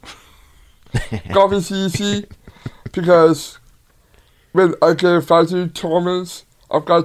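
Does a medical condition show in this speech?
Yes: Down syndrome; low muscle tone, poor balance, delayed reaction time, took 6 years to learn bike riding; tying shoes difficult, works 5 to 10 times harder to build muscle.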